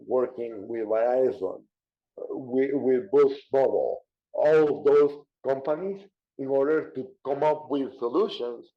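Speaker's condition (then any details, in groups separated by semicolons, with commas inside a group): Cerebral palsy; diagnosed in childhood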